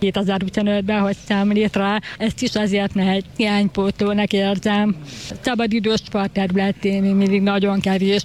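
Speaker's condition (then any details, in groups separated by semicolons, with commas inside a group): Deafness; acquired deafness, hearing lost at age 9, attended hearing school, joined deaf community at 20; left out when hearing sons talk to each other; signs and speaks in parallel with hearing sons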